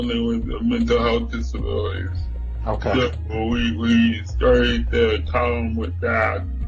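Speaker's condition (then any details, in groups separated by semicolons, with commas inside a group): Cerebral palsy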